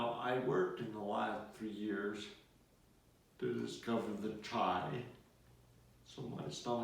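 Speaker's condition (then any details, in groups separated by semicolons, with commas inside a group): Multiple sclerosis; diagnosed 10 to 15 years ago, progressing last three years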